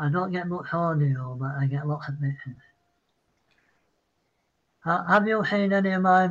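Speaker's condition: Parkinson's; apologizes mid-sentence

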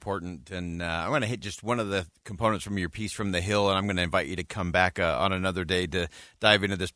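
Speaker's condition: No condition

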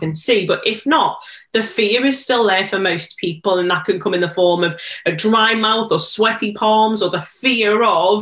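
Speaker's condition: No condition

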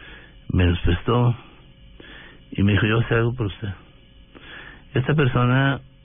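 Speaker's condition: Parkinson's disease; voice sometimes trembles, sometimes intelligible, sometimes not understood at all

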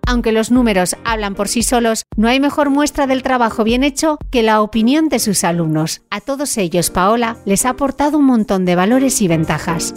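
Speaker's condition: No condition

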